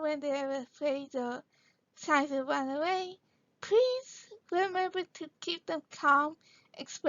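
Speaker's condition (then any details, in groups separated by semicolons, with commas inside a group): Cerebral palsy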